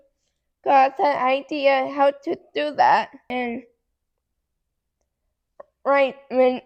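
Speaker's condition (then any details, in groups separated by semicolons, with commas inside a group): Cerebral palsy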